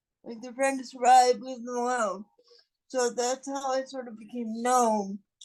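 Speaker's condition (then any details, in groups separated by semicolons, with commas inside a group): Cerebral palsy; non-progressive, will not improve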